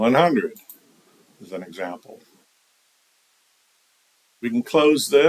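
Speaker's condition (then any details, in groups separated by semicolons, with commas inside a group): No condition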